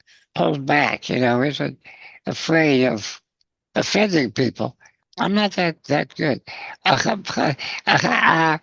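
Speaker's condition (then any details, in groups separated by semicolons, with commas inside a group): Spinal muscular atrophy; congenital, muscle weakness, wheelchair user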